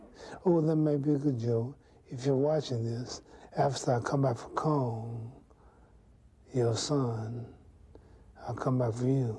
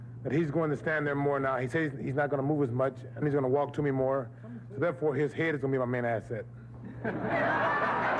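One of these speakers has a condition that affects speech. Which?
The first: Parkinson's syndrome; no weakness, no tremor, mild; sometimes slurred speech.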